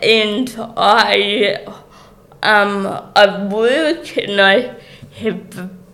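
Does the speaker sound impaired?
Yes: cerebral palsy; speech obviously affected.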